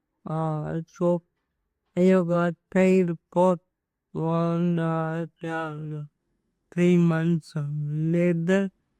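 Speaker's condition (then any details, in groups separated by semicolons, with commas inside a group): Amyotrophic lateral sclerosis; slurred slow speech, eating and drinking difficulties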